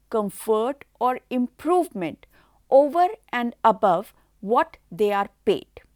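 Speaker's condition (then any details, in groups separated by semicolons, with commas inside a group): No condition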